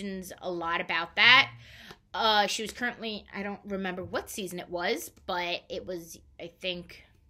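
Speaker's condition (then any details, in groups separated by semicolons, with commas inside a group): No condition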